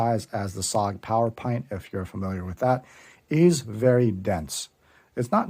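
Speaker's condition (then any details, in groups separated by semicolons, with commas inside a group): No condition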